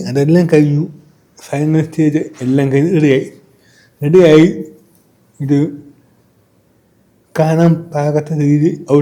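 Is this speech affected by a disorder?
Yes: cerebral palsy; from birth.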